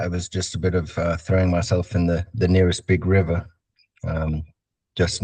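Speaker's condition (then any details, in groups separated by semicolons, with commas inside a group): No condition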